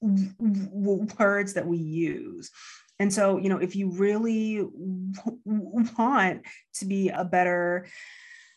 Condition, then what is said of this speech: Stuttering. And, you know, I get so concerned that people, you know, like just won't understand me.